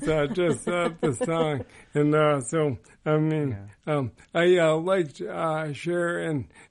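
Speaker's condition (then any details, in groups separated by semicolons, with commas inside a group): ALS; worsening daily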